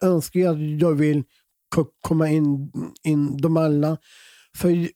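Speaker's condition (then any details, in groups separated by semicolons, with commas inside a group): Down syndrome; present from birth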